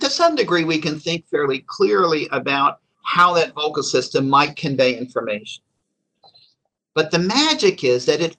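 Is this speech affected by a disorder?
No.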